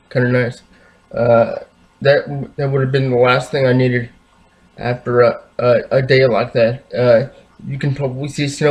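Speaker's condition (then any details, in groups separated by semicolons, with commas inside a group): Cerebral palsy, spastic diplegia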